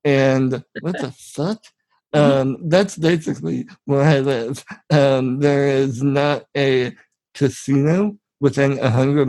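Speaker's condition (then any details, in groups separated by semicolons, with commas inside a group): Spinal muscular atrophy; genetic, from birth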